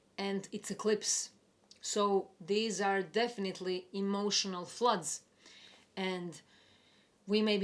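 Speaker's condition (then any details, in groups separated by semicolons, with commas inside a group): No condition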